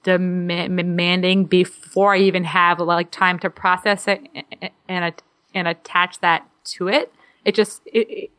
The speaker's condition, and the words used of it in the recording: Stuttering. I haven't felt, and I'm not avoiding stuttering, but I have been noticing that because I'm maybe like my awareness of it is heightened, that I'm stuttering more.